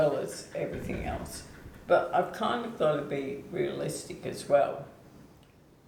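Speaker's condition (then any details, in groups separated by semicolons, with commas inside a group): ALS/MND; onset foot drop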